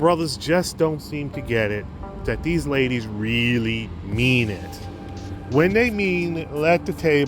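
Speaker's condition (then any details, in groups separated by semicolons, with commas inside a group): No condition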